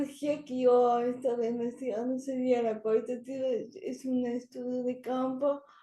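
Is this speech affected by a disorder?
Yes: cerebral palsy; speech not very good.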